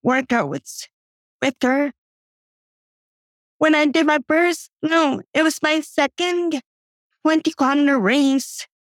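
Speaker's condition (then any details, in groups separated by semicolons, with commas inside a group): Cerebral palsy; took first steps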